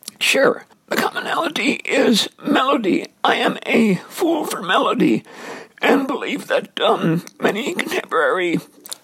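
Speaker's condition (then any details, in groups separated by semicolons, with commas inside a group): Dysphonia; onset during recording project, lost singing voice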